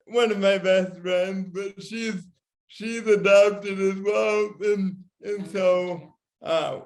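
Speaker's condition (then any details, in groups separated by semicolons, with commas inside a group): Cerebral palsy; from birth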